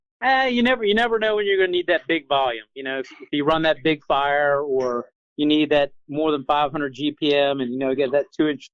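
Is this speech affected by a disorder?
No.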